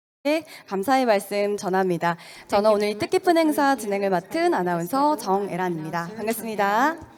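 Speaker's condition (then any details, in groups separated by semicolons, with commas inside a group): No condition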